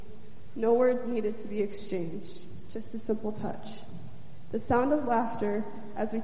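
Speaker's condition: No condition

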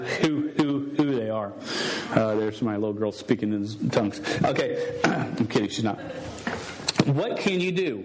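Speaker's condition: Stuttering; long-standing stutter, present over 24 years, once fought calling to teach because unable to talk; says words would come out all wrong and different if he tried witnessing speech; repeated sounds

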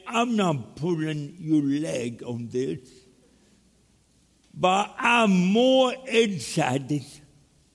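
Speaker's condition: Cerebral palsy; speech impediment

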